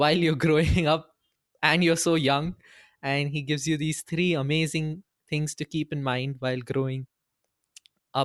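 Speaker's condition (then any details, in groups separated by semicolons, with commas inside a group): No condition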